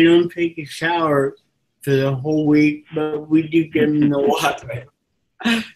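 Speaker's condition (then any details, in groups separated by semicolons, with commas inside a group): Cerebral palsy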